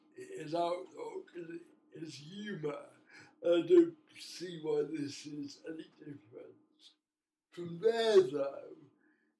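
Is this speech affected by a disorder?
Yes: cerebral palsy.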